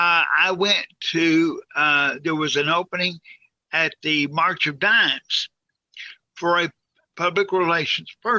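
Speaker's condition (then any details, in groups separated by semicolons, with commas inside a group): Cerebral palsy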